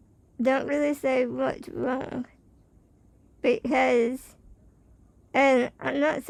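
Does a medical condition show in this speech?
Yes: spinal muscular atrophy type 2.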